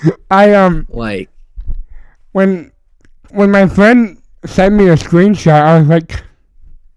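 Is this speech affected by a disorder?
Yes: cerebral palsy.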